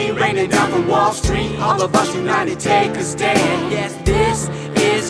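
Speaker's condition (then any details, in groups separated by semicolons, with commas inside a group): No condition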